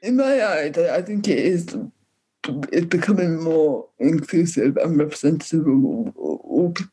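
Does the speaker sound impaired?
Yes: cerebral palsy; tight tense muscles.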